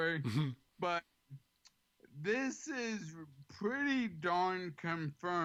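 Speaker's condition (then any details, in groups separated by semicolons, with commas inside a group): ALS; slightly slurred, has to slow down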